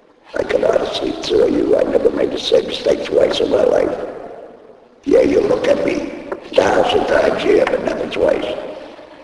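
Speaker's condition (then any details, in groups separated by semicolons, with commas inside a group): Laryngectomy; device placed in throat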